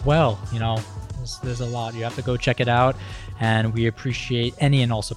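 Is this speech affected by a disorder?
No.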